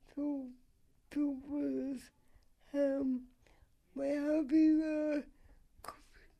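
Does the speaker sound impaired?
Yes: cerebral palsy; needs practically everything done for her, including getting up, dressing, washing and feeding.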